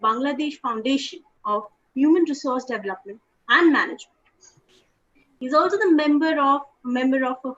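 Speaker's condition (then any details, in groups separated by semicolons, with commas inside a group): No condition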